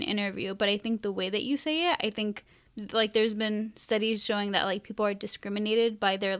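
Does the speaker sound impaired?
No.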